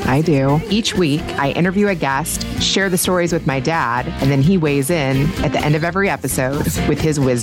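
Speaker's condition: No condition

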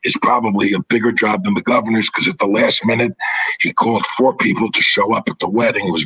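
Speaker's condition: Throat cancer, vocal cords removed

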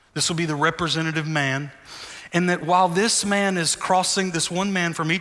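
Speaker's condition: No condition

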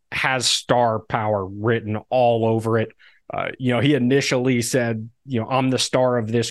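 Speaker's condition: No condition

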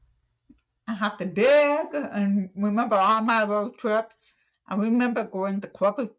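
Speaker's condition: Deaf, cochlear implant user; hearing aid ages one to 33, cannot use phone

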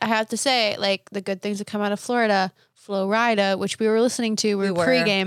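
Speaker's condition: No condition

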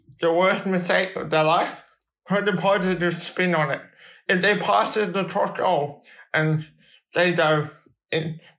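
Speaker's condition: Cerebral palsy

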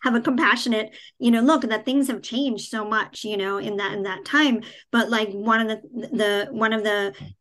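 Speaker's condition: Cleft palate, cleft palate without cleft lip

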